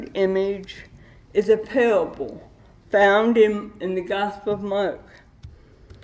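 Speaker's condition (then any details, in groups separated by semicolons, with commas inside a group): Cerebral palsy with dystonia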